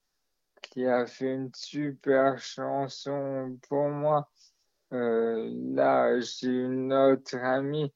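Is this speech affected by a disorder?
Yes: maladie de Charcot (ALS); amyotrophic lateral sclerosis, degenerative disease, diagnosed in adulthood.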